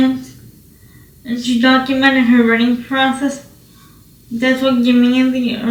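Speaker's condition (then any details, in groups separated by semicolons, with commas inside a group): Cerebral palsy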